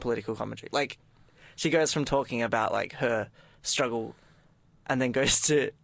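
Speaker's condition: No condition

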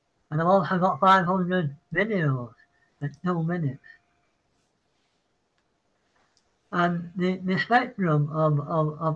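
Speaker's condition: Parkinson's; citing Parkinson's

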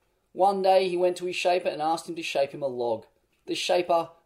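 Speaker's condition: No condition

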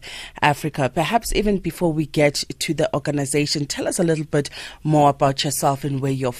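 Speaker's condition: No condition

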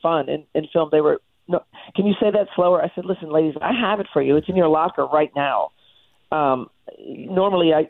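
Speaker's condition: No condition

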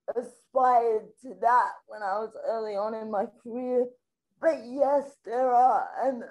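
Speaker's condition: Spastic quadriplegic cerebral palsy

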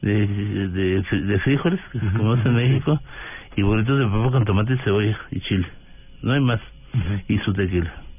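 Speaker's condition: Parkinson's disease; running and tennis

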